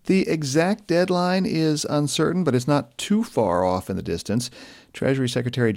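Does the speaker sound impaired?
No.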